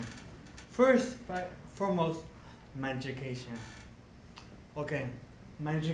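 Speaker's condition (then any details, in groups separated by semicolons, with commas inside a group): Traumatic brain injury; ataxia affecting balance, past powered wheelchair use; walking now; slurs a lot, speaks too fast, worse one-on-one, had speech therapy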